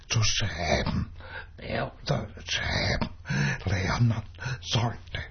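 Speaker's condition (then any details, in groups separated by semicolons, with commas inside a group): Dystonia with speech disorder; lifelong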